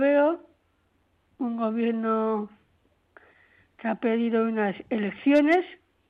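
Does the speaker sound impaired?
Yes: Down syndrome.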